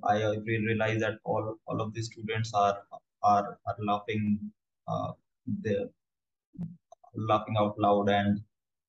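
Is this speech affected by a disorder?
Yes: stammering; onset after two incidents, no stammer before, left-handed forced to use right hand, never speech therapy; frequent whole-word repetitions, many uh fillers, part-word breaks and restarts; here repeated sounds, repeated words, prolonged sounds.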